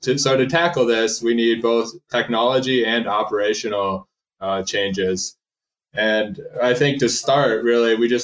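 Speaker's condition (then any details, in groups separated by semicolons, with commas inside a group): No condition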